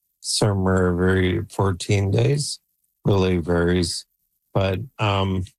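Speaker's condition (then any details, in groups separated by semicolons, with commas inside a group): ALS; left leg froze at onset, Neuralink N1 implant three months ago, voice banked via 11 Labs; age 48, controls computer with thoughts via implant; voice deteriorating and audibly affected, expects soon to be unable to talk, plans AI voice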